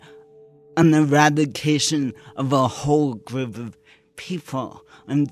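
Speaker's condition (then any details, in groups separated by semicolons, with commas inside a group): Cerebral palsy; slurred speech, slurring tongue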